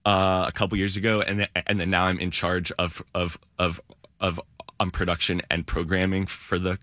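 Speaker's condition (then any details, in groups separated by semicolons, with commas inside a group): Stuttering; stuttering since age three or four, parents did not stutter; 15 to 20 years of therapy, avoidance reduction therapy, National Stuttering Association member, calls in to radio; core stutter small elongation, avoidance behaviors, arm tapping, fillers, fake stutter turns real, some words fluent; repeated sounds, repeated words, prolonged sounds, blocks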